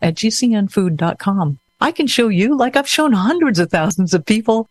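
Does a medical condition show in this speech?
No.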